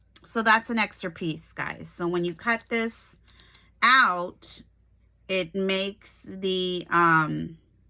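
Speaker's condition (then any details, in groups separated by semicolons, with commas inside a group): No condition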